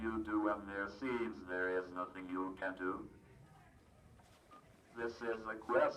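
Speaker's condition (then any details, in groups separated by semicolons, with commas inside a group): Cerebral palsy, athetoid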